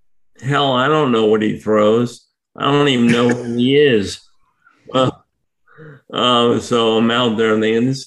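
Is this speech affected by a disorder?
Yes: ALS; ALS diagnosed last year, power wheelchair for mobility; hard to speak for long periods right now.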